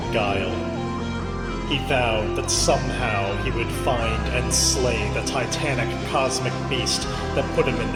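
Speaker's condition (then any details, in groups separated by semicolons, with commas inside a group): No condition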